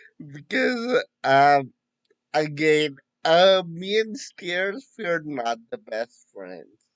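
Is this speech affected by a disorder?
Yes: Friedreich's ataxia; diagnosed after over two years of worsening symptoms.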